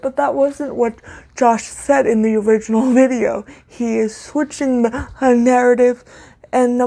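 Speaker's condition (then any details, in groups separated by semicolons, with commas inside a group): Cerebral palsy, severe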